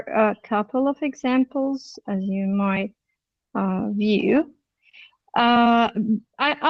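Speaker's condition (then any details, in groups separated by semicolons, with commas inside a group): No condition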